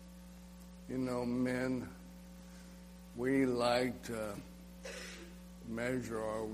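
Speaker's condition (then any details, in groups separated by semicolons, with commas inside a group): ALS; diagnosed last summer, end of life approaching, muscles quickly stopping working, legs affected, drops things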